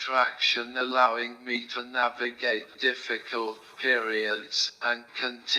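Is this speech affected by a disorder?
Yes: motor neurone disease; right hand onset.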